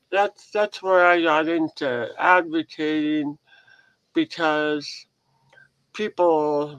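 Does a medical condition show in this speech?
Yes: head and neck cancer surgery; large tumor removed from side of neck, reconstructive surgery, crooked head since; ongoing throat challenges.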